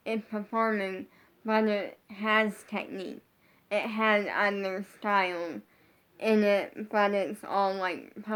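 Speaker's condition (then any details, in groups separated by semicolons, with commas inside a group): Brain injury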